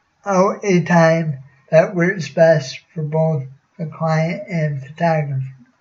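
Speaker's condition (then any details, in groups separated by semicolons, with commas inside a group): Cerebral palsy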